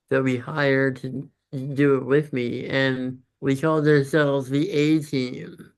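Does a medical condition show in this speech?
Yes: congenital muscular dystrophy.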